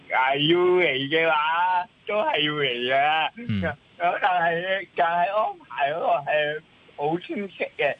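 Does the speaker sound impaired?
Yes: cerebral palsy; hand and hand muscle control somewhat impaired, not very dexterous; mouth muscles affected.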